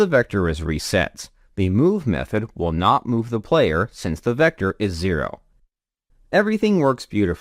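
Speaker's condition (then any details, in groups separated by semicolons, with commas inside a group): No condition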